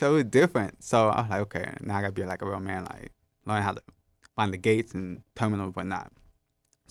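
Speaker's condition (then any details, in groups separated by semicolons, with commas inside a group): Hearing loss (hard of hearing), drug-induced (gentamicin); right ear profound near deaf, left ear moderate, caused by gentamicin; had speech therapy because of hearing loss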